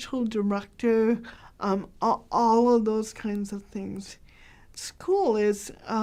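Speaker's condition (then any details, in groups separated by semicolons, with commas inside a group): Cerebral palsy, mild; hard to understand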